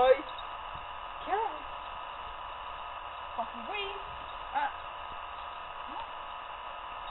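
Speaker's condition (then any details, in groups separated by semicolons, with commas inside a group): No condition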